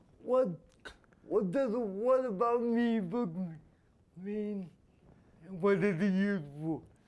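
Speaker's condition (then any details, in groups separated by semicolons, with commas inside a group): Spastic quadriplegia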